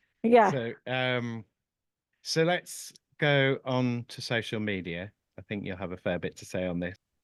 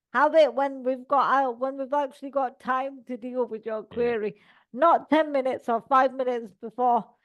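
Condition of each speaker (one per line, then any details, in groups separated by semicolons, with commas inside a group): No condition
Cerebral palsy; from birth, all four limbs; speech sometimes slurred when tired or nervous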